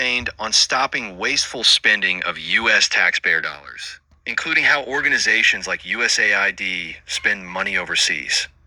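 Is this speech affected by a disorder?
No.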